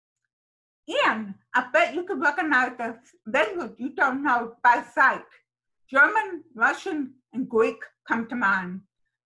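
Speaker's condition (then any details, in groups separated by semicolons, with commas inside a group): Deafness, sensorineural hearing loss; congenital profound sensorineural, adult cochlear implant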